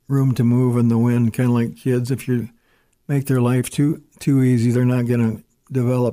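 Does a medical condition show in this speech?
Yes: Parkinson's disease; stutters and stammers.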